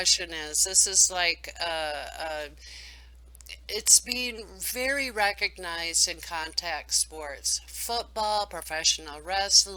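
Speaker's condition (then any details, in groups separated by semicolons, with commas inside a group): No condition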